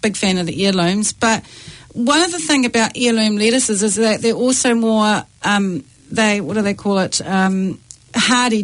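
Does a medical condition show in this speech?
No.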